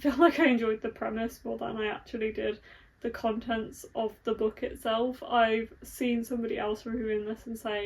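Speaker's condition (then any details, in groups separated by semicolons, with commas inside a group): No condition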